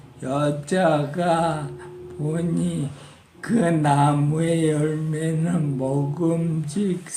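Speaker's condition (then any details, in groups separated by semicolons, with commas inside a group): Parkinson's disease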